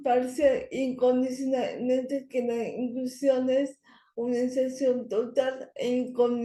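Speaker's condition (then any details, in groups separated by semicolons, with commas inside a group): Cerebral palsy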